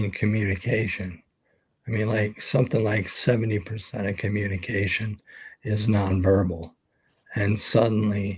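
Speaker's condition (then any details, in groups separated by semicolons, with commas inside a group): ALS; expects to lose voice very soon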